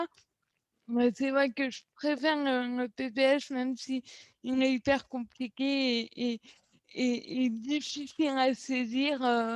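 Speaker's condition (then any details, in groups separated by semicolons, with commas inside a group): Cerebral palsy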